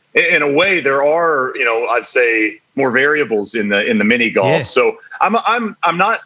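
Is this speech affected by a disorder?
No.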